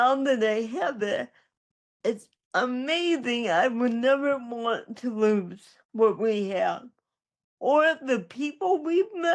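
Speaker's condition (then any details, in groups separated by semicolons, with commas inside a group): Cerebral palsy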